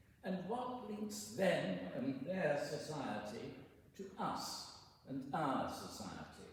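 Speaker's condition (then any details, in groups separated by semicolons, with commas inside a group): No condition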